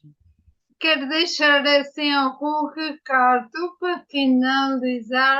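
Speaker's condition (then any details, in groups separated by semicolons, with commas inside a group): Ataxia after brain injury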